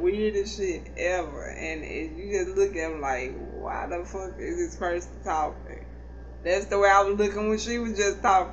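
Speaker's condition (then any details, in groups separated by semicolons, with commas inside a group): Cerebral palsy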